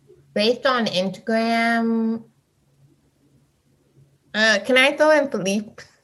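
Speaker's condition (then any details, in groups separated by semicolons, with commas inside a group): Deaf; hearing aid user, reads transcription app to follow speech, signs, mask reading i am deaf; raises voice without hearing aid, cannot hear own voice, goes by feel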